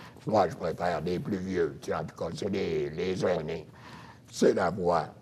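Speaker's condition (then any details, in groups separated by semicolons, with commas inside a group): Throat cancer, voice prosthesis; laryngectomy, voice prosthesis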